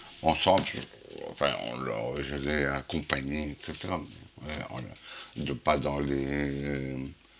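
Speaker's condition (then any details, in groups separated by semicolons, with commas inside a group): Huntington's disease; inherited, 43 repeats; affected several years, age 50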